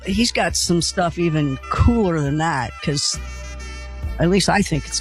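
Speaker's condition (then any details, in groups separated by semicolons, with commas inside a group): No condition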